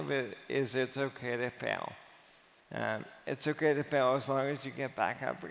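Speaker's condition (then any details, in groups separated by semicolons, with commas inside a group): Amyotrophic lateral sclerosis; voice and hands affected; age 38, over two years since diagnosis; speech audibly affected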